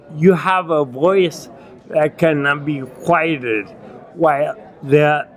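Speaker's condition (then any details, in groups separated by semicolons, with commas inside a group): Acquired ataxia with dysarthria, acquired; Lance-Adams syndrome; bites tongue 2-3 times daily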